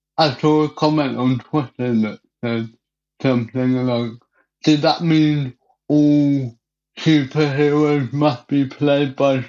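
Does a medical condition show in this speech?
Yes: cerebral palsy; wheelchair.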